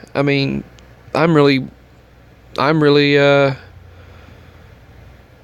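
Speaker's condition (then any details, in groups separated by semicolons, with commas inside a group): No condition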